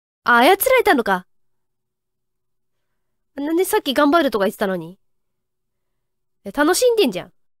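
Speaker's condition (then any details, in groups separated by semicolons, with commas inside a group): No condition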